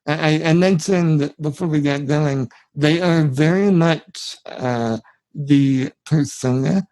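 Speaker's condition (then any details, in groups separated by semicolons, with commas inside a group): Spinal muscular atrophy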